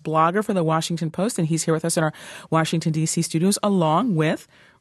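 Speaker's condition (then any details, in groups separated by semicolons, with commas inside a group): No condition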